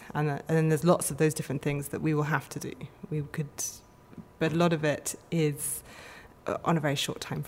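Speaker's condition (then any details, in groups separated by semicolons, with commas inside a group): No condition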